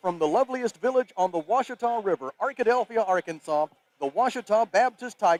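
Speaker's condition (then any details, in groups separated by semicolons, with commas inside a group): No condition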